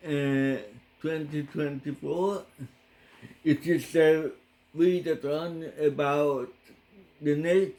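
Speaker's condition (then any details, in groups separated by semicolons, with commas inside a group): Cerebral palsy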